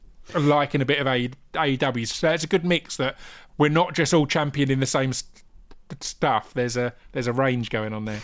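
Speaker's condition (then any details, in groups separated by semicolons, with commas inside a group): Stammer; persistent difficulty with hard g sounds; struggles with hard g, avoids words starting with hard g, stutters and sputters, words catching; repeated sounds, repeated words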